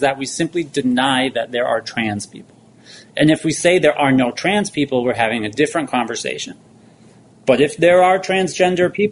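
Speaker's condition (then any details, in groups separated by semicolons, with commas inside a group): No condition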